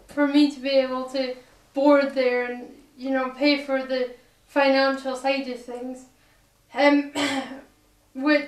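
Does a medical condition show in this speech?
Yes: cerebral palsy.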